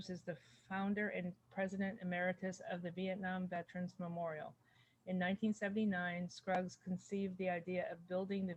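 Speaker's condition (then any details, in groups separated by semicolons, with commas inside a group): No condition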